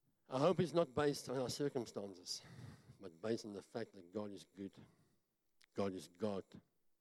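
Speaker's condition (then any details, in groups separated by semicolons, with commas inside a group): Cleft palate; talks funny, self-described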